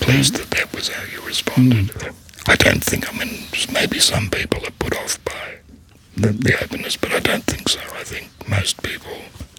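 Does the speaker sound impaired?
Yes: laryngectomy; vocal cord cancer, throat cancer recurrence 8 years later, laryngectomy late 2016, second operation for spreading infection; speaks via tiny silicone voice prosthesis connecting new throat to stoma; very quiet, odd manner of speaking, fluent in paragraphs since start of speech therapy.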